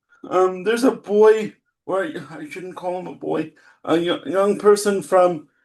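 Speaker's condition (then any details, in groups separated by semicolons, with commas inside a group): Cerebral palsy; spastic type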